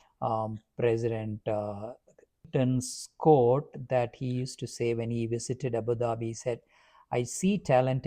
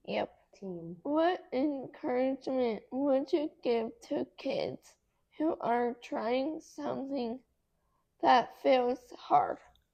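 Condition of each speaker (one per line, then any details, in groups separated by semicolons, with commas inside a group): No condition
Cerebral palsy; affects muscles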